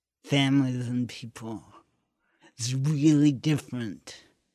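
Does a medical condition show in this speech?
Yes: cerebral palsy; cerebral palsy present from birth, brain cells died at birth; speech slurred, slurring tongue, hand tremor, reduced balance and coordination, intense muscles.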